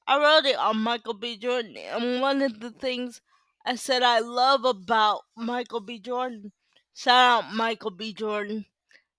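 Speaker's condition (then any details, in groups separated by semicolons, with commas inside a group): Cerebral palsy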